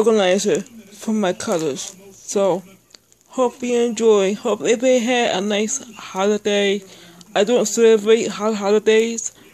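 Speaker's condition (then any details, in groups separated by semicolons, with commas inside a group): Speech impairment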